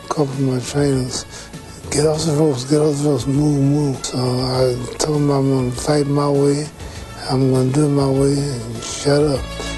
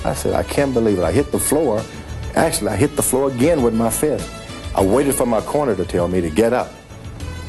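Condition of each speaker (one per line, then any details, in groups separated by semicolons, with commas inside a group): Parkinson's syndrome; no shaking, no weakness; sometimes slurred speech
No condition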